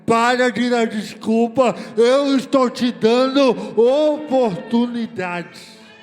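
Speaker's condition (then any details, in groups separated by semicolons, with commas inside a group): Cerebral palsy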